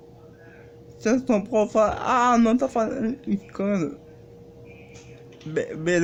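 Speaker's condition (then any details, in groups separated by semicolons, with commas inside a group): Cerebral palsy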